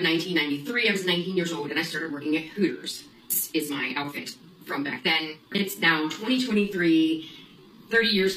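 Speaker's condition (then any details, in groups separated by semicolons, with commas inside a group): No condition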